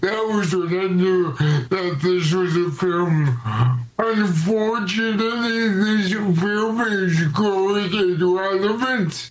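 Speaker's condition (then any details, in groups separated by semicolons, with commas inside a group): Cerebral palsy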